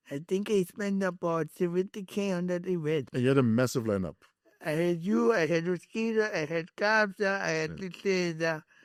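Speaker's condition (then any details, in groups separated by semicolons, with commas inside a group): Cerebral palsy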